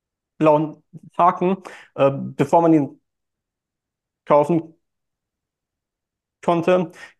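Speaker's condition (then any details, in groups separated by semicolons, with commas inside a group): Stuttering; since childhood, hard in childhood, youth, school and nearly all speaking situations; speech hangs at times, part-word repetitions; blocks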